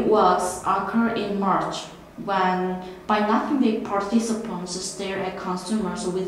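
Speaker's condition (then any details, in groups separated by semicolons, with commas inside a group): No condition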